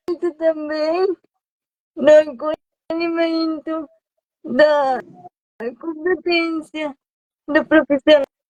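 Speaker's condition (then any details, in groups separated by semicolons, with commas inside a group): Cerebral palsy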